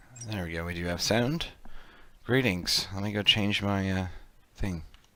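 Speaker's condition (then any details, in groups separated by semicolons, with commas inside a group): No condition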